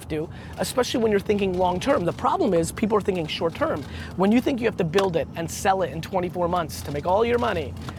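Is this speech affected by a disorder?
No.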